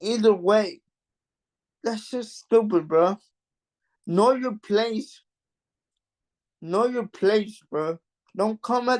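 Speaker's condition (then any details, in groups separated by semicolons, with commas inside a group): Cerebral palsy; mild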